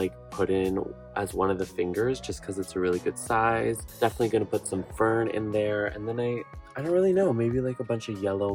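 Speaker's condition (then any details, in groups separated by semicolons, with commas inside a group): No condition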